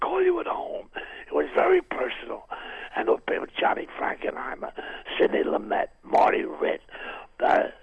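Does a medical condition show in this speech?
Yes: throat cancer, vocal cord removed, partial laryngectomy, right vocal cord removed; vocal surgery removing part of larynx including right vocal cord, now a stump; years after laryngeal surgery, talking does not hurt; voice lost after surgery, left cord trained to reach past midline to stump for sound.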